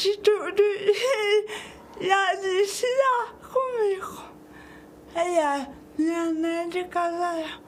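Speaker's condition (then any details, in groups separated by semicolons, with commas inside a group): Cerebral palsy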